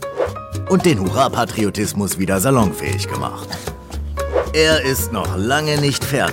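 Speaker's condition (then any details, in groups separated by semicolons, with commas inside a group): No condition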